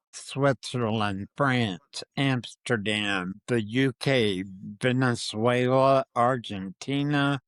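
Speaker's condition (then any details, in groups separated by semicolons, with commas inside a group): Parkinson's disease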